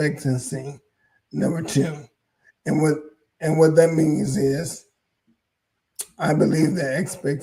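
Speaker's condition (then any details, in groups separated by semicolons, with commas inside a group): ALS; hoarse voice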